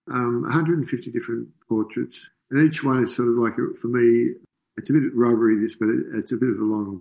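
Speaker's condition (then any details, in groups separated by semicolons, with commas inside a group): Parkinson's disease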